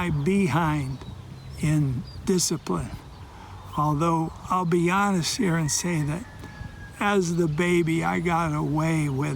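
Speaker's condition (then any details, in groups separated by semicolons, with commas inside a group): ALS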